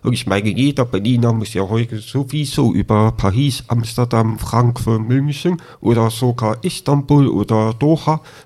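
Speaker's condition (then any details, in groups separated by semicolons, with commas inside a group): Deafness with cochlear implant, congenital deafness; born deaf, no hearing until age 13, cochlear implant surgery at 13, lip reading; hardly spoke before implant, 3-4 years relearning speech and hearing, raised orally, no sign language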